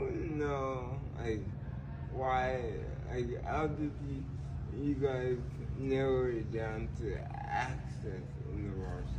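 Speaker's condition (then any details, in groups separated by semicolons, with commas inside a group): Cerebral palsy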